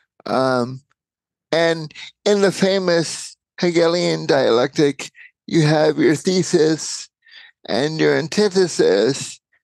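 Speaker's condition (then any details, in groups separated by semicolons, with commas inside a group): Cerebral palsy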